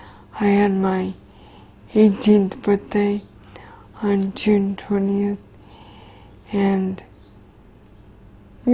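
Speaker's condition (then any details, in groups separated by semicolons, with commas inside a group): Traumatic brain injury; once expected to only learn minimal muttering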